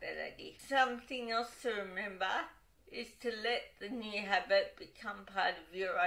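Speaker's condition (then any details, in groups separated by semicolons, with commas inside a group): Cerebral palsy, dystonic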